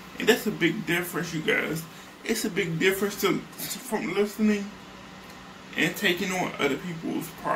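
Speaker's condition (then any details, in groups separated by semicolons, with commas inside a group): Cerebral palsy; affects legs, arms, hands, scissoring surgery, knee and wrist surgeries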